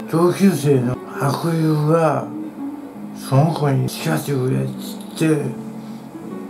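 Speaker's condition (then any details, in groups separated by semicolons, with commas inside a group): Tongue cancer, partial glossectomy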